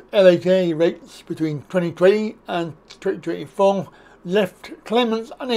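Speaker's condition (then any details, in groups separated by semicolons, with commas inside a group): Cerebral palsy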